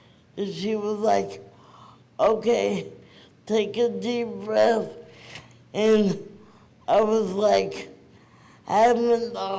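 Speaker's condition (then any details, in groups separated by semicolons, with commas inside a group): Cerebral palsy; present from birth, premature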